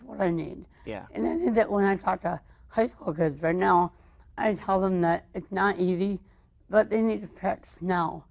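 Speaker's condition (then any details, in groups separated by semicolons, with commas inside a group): Cerebral palsy, mild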